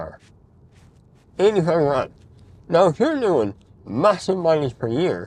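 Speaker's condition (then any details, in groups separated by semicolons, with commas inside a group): Mouth cancer surgery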